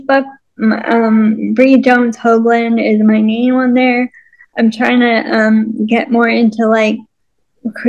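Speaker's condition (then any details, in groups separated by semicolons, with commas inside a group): Cerebral palsy and multiple sclerosis; lifelong cerebral palsy, multiple sclerosis second, extreme stiffness; in 40s, multiple sclerosis diagnosed about a year ago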